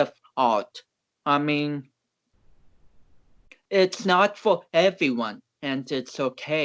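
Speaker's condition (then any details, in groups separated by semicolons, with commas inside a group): Cerebral palsy; shaky during lifts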